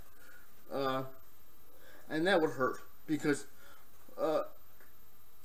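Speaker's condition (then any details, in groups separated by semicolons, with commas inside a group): Cerebral palsy, spastic diplegia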